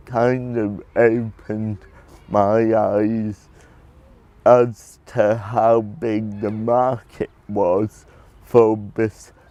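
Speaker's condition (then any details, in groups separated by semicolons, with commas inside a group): Cerebral palsy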